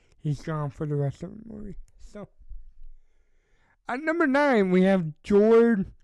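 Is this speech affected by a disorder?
Yes: cerebral palsy.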